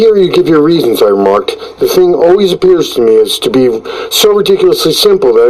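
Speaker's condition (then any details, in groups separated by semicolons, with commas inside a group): No condition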